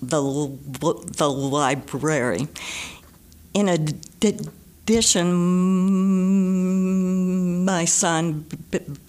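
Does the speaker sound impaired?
Yes: stutter; stutter persisting despite much of life trying to stop, described as incurable; severe stutter, stutters a lot; struggles to speak; here repeated sounds, repeated words, prolonged sounds.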